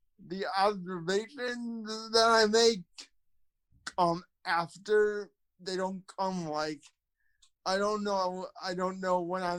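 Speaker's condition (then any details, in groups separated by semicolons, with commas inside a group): Cerebral palsy, spastic quadriplegia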